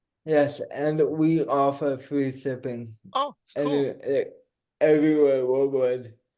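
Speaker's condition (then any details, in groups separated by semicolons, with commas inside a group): Cerebral palsy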